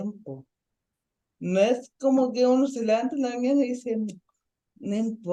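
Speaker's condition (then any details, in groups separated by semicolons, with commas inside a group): Ataxic cerebral palsy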